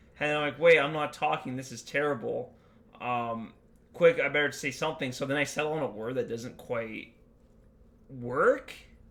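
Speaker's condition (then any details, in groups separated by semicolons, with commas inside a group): No condition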